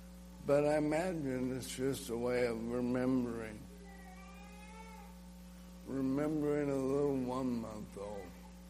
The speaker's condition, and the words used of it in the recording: ALS (motor neuron disease). You know, swallowing is a problem.